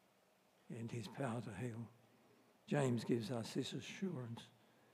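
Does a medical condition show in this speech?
Yes: Parkinson's disease; voice may crack.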